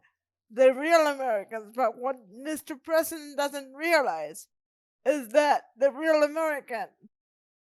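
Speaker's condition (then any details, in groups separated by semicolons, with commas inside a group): Cerebral palsy; present from birth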